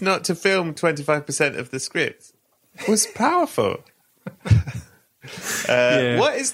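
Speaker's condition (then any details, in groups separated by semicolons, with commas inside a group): No condition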